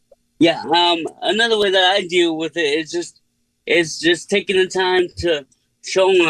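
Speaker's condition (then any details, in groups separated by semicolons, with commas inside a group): Cerebral palsy; speech unaffected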